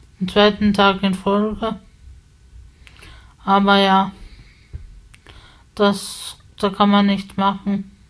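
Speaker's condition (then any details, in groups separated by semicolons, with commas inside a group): Spasticity from birth; multiple sclerosis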